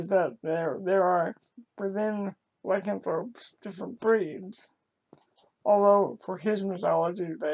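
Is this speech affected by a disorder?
Yes: cerebral palsy.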